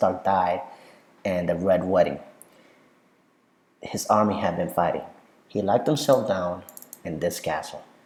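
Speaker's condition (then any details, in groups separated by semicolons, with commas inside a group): No condition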